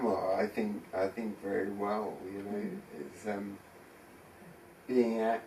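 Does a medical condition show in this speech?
Yes: traumatic brain injury.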